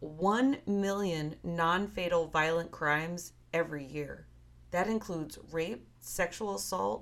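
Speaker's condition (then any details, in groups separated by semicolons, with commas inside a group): No condition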